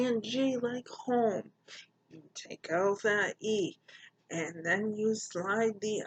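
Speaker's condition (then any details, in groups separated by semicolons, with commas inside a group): Cerebral palsy; poor balance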